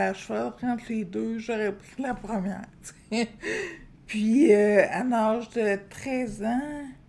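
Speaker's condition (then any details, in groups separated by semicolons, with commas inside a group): Friedreich's ataxia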